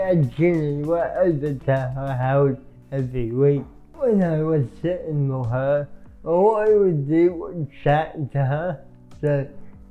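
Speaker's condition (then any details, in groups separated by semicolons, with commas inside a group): Cerebral palsy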